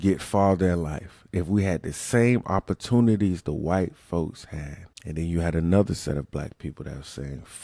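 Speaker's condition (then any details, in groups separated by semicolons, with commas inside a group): No condition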